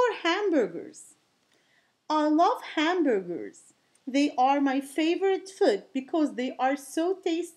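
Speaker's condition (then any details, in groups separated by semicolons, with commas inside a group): No condition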